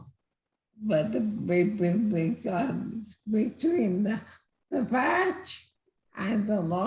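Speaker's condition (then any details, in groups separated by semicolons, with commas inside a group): Multiple system atrophy; first diagnosed as ataxia, affects balance, speaking, hands; cannot walk on land, uses scooter, water therapy; weakened speaking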